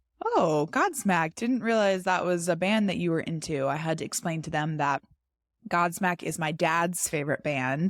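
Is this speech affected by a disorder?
No.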